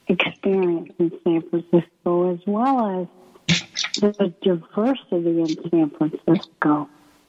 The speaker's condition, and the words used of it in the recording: ALS (motor neuron disease). The muscles make it hard to breathe and also make it hard to speak.